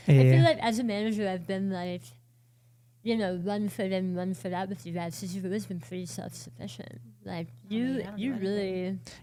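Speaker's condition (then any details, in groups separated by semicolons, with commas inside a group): Oral cancer, partial glossectomy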